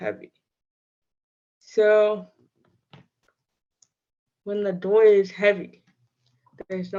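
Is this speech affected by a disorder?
Yes: cerebral palsy.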